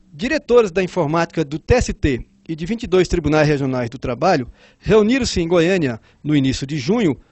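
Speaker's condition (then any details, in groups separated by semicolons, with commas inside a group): No condition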